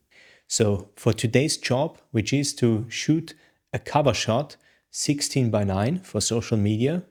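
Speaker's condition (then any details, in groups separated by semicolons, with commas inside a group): No condition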